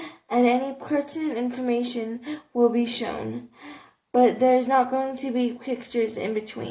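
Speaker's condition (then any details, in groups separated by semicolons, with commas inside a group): Cerebral palsy, athetoid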